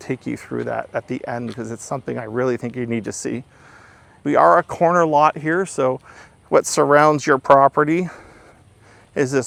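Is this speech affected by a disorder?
No.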